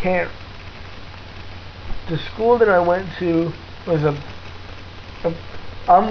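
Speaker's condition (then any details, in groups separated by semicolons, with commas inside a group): Cerebral palsy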